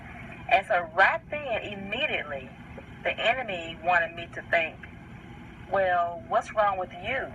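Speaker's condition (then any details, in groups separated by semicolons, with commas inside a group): No condition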